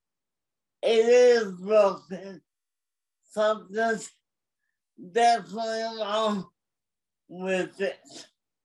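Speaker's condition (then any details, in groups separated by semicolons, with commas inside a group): Cerebral palsy; cerebral palsy from birth, uses motorized wheelchair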